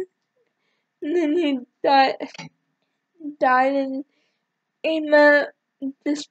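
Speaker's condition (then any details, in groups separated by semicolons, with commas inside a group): Cerebral palsy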